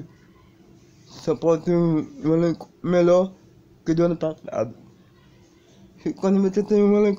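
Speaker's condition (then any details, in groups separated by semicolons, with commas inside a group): Cerebral palsy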